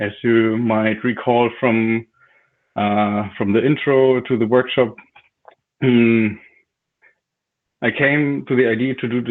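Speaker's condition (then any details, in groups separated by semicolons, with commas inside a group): No condition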